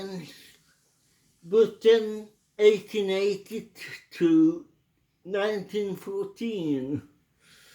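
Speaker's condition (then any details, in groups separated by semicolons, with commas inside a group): Cerebral palsy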